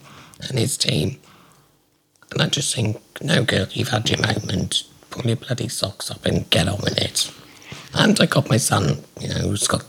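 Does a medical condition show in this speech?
Yes: laryngectomy; salivary tumour into neck, oesophagus, tracheostomy, thyroidectomy, neck dissection, stomach pull-up, salivary glands removed; years post laryngectomy, after radiotherapy, throat valve pressed to talk, tracheostomy tube care; valve-pressed voice, stops breathing talking, strange little voice, quieter, silent laugh, valve fails, phone hard.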